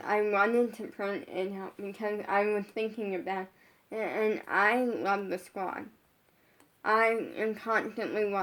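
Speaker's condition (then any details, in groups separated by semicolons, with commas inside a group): Brain injury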